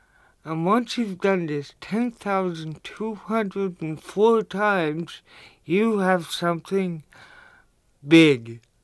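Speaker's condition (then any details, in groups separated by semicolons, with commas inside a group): Cerebral palsy; cerebral palsy since childhood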